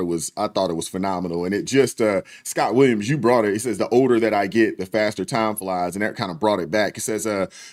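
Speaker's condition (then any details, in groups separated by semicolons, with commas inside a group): No condition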